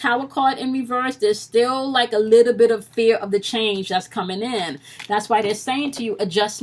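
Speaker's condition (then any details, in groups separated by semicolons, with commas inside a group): No condition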